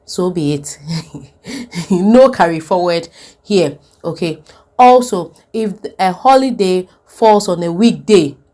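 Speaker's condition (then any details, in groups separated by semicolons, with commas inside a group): No condition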